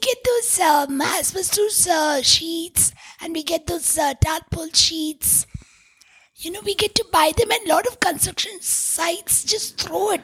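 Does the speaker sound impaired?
Yes: tracheostomy, vocal cords permanently constricted from smoke inhalation; Carlton Towers fire Bangalore, 12 years ago, multiple failed surgeries; must block tube hole with finger to be audible, former voice lost, voice called unforgettable.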